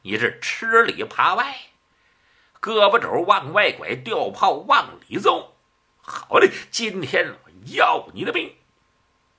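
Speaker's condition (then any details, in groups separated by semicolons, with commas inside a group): No condition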